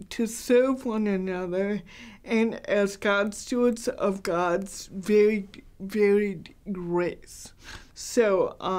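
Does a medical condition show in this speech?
Yes: cerebral palsy, mild; hard to understand.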